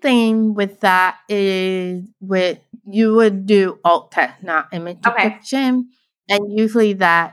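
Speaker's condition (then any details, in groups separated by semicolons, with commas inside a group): Deafblind, born deaf; narrowed visual field; hearing aid on right, cochlear implant on left, about 40 degree visual field; can speak, signing easier than speaking english in videos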